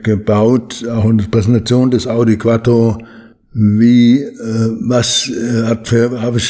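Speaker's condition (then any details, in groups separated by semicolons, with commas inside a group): Parkinson's disease; limits daily routine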